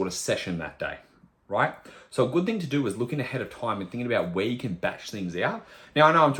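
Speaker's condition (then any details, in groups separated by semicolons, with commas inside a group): No condition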